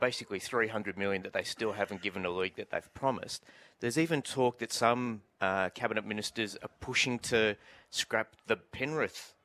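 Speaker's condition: No condition

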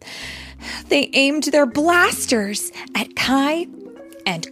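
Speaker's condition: No condition

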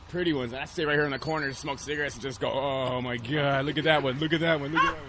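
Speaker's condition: No condition

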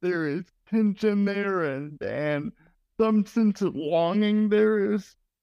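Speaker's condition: Cerebral palsy

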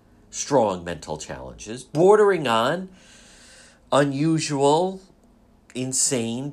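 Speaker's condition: No condition

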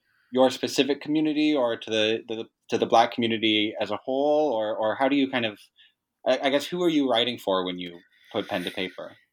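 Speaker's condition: No condition

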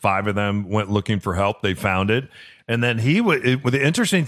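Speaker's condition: No condition

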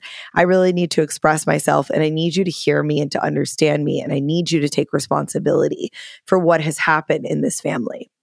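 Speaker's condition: No condition

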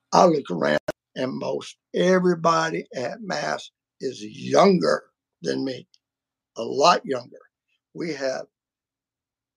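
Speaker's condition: Vocal cord surgery; multiple vocal cord surgeries

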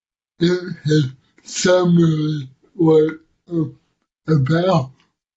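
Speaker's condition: Cerebral palsy; audiences initially unsure they can understand speech, speech described as hard to understand

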